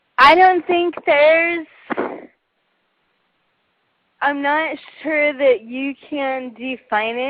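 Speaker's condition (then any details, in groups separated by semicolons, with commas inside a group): Cerebral palsy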